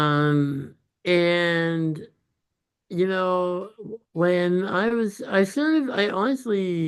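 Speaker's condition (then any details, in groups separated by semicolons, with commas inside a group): Congenital muscular dystrophy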